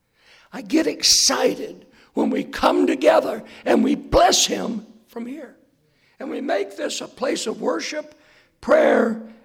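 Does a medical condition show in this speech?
Yes: hoarseness after vocal cord surgery; straight lines.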